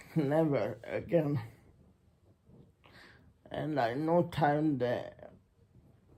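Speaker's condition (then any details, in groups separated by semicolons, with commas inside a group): Muscular Parkinson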